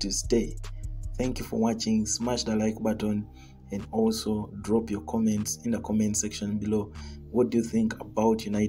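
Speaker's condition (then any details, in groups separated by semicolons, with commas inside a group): No condition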